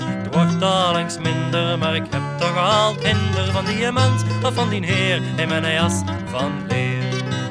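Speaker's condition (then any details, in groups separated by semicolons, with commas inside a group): No condition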